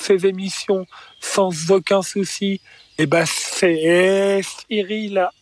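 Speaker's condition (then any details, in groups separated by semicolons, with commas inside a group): Stuttering; developmental stuttering, diagnosed at age 4, first misdiagnosed as Gilles de la Tourette by psychiatrist; stutter noticeable on stage, audience thought stutter was acted, elocution and rhythm not radio-smooth; prolonged sounds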